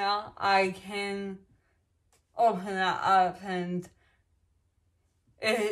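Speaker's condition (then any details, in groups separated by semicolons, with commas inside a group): Dysarthria; cannot sing quickly or as long, singing aids breath and enunciation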